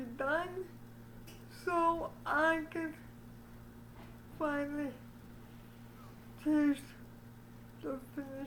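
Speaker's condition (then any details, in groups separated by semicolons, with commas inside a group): Cerebral palsy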